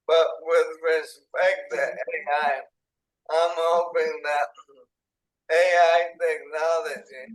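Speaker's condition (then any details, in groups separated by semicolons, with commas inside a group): ALS, speech-generating device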